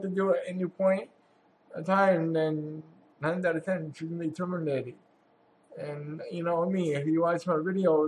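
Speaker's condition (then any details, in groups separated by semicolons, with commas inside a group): Cerebral palsy; has had surgery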